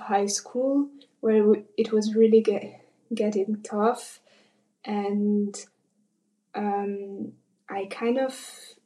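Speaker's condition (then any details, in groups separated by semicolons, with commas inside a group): Covert stuttering; gradual onset in puberty, worse end of high school, father stuttered, therapy exercises unhelpful; early in accepting stutter, trying to be less covert; hid stutter with techniques in German, French, not in English, grew silent from fear; repeated sounds, blocks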